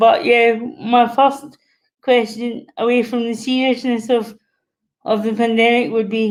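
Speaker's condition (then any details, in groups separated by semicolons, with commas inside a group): Cerebral palsy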